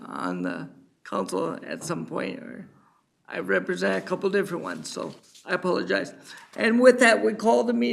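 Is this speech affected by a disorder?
Yes: cerebral palsy.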